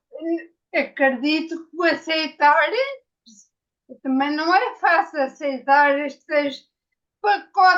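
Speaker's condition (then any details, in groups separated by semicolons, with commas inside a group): Ataxia after brain injury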